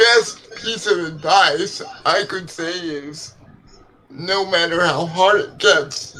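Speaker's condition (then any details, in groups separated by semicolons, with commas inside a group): Cerebral palsy; legs affected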